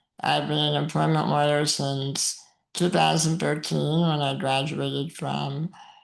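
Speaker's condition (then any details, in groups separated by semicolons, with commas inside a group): Muscular dystrophy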